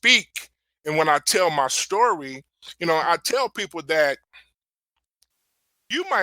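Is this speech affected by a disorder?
No.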